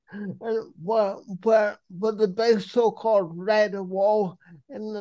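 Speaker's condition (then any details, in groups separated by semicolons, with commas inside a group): Cerebral palsy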